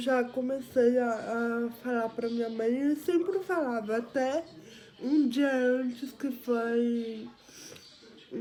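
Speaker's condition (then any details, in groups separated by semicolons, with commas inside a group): Cerebral palsy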